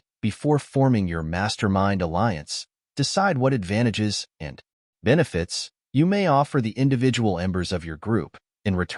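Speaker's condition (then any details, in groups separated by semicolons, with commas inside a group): No condition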